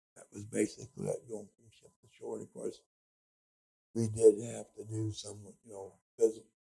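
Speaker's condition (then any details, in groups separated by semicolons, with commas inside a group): Speech impediment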